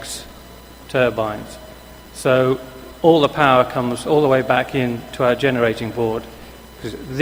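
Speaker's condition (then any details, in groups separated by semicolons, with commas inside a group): No condition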